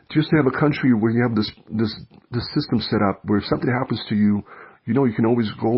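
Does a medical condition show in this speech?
No.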